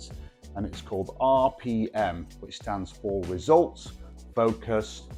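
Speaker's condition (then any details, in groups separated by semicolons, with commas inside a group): No condition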